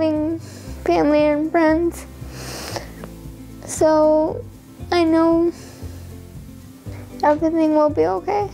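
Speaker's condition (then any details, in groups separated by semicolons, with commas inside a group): Cerebral palsy; diagnosed in childhood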